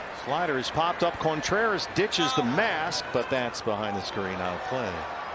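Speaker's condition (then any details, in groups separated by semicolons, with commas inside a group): No condition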